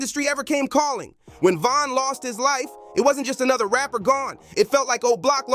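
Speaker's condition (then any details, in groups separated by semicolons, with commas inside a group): No condition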